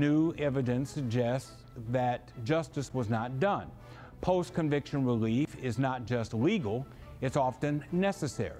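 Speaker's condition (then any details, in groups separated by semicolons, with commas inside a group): No condition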